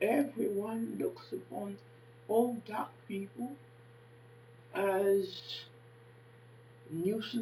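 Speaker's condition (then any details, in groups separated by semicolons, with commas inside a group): Facial palsy; can barely hear own speech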